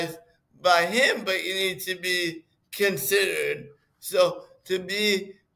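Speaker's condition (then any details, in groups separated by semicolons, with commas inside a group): Cerebral palsy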